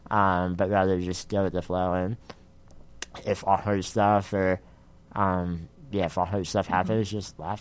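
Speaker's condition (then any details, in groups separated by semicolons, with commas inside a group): Spinal muscular atrophy; lifelong, uses expensive wheelchair, adaptive technology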